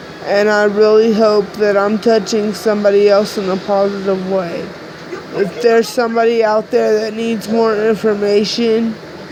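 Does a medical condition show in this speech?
Yes: cerebral palsy.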